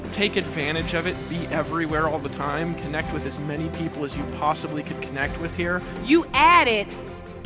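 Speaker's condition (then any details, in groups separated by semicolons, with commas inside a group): No condition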